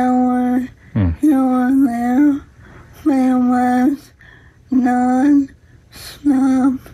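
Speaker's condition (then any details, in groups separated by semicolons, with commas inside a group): ALS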